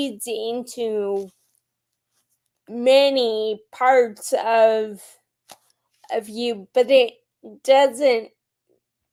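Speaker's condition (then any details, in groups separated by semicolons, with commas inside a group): Friedreich's ataxia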